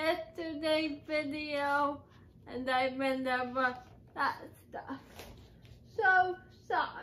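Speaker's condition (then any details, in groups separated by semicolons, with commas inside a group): Cerebral palsy; uses crutches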